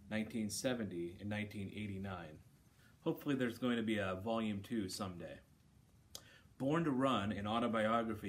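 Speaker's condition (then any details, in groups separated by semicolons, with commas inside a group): No condition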